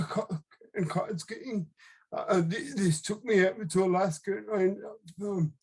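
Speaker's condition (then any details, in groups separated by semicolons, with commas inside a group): Cerebral palsy; left-sided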